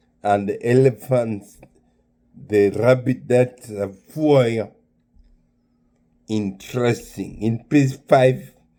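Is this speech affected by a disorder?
Yes: neurological disease.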